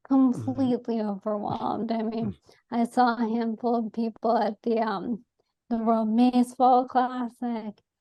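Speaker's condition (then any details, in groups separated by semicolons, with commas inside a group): ALS; atypical case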